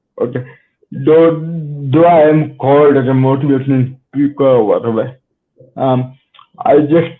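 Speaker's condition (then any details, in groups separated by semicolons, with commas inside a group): Cerebral palsy; spastic type, very tight muscles, from birth, types with one finger; slow speech, formerly very impaired, 10-15 years to master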